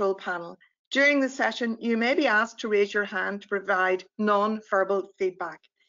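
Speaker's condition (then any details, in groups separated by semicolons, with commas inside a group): No condition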